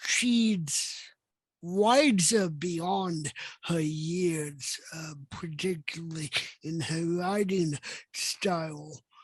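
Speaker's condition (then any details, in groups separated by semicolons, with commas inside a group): Cerebral palsy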